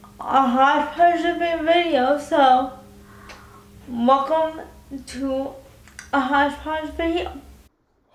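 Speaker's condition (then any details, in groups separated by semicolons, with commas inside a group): Cerebral palsy, spastic quadriplegic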